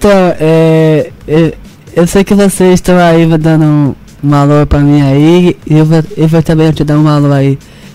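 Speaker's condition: Down syndrome; 18 years old, turning 19

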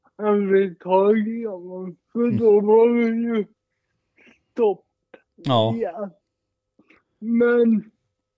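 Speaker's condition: Cerebral palsy, mild

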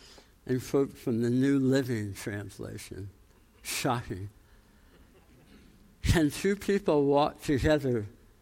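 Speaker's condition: Tongue cancer, jaw reconstruction

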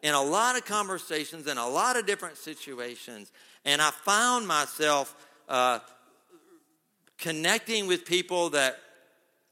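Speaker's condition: No condition

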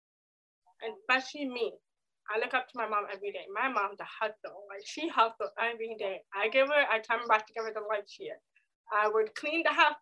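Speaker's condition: Deafness; age 24

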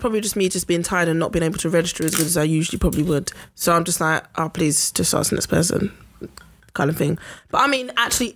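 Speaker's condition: No condition

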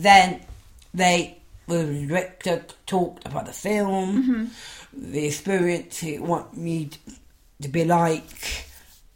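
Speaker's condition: Down syndrome; congenital, low muscle tone, slower thought processing; adult, 22; struggles to be understood

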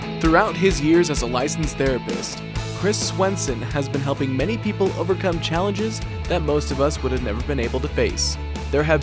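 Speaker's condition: No condition

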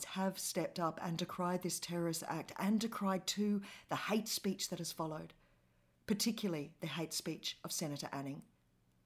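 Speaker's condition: No condition

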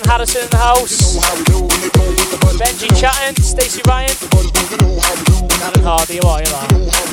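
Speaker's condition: No condition

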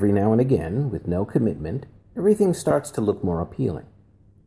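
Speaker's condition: No condition

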